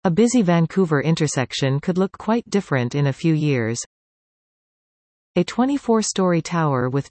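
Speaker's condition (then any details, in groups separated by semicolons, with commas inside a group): No condition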